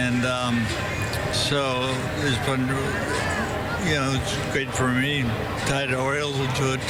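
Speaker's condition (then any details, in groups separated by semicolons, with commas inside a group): Multiple system atrophy; diagnosed two years ago, symptoms for years before, worsening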